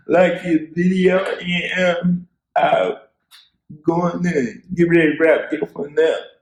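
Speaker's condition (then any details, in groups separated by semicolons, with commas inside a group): Cerebral palsy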